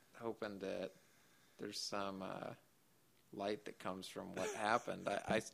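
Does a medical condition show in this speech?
Yes: Duchenne muscular dystrophy; terminal, progressive muscle disease, smuggled steroids in sixth grade, physical therapy; age 28, past usual life expectancy of 21, stem cell therapy in Costa Rica since about six years ago.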